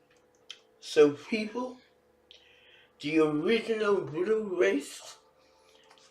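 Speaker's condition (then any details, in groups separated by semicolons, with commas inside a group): Facial palsy; can barely hear own speech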